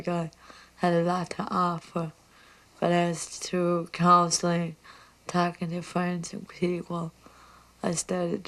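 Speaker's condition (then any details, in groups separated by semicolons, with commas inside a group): Cerebral palsy; mild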